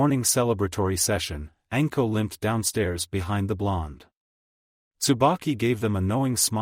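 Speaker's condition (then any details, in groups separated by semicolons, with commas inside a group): No condition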